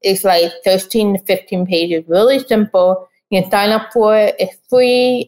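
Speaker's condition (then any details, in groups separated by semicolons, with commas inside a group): Deafness; lifelong, cannot use audio-only resources or screen readers; speaks unaided, ai transcription needed adapting to own voice, cannot understand own recorded speech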